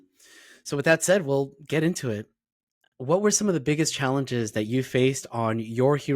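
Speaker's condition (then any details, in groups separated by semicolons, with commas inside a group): No condition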